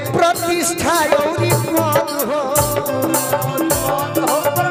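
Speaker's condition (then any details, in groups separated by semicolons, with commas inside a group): No condition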